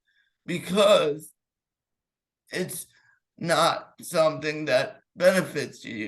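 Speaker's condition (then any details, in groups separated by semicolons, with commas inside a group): Cerebral palsy; clenched fist, unsteady walk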